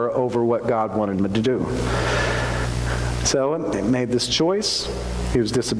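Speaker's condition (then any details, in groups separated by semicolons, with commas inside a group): No condition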